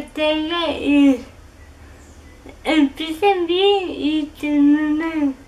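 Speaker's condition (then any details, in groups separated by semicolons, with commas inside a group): Cerebral palsy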